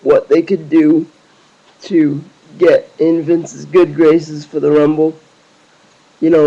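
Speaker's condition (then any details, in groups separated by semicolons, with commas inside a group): Cerebral palsy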